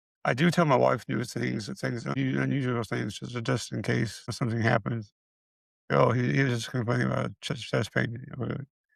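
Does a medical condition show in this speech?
Yes: multiple system atrophy; five years since onset, impaired mobility, falls.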